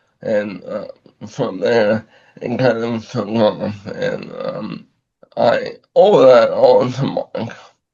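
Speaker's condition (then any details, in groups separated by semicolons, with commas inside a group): ALS; about two years since onset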